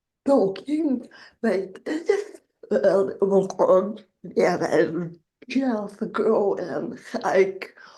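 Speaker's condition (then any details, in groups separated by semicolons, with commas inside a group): Generalized dystonia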